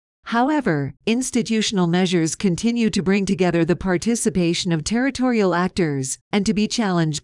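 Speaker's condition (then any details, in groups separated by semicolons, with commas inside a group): No condition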